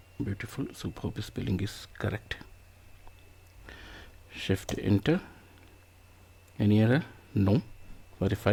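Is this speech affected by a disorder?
No.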